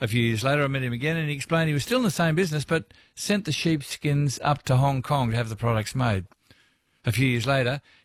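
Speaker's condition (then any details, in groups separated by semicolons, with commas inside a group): No condition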